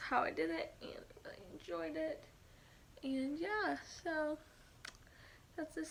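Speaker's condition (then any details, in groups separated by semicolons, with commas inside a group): Cerebral palsy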